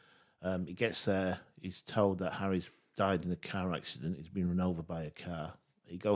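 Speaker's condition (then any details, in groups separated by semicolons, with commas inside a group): No condition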